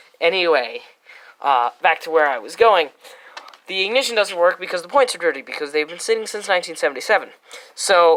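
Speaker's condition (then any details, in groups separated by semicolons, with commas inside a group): No condition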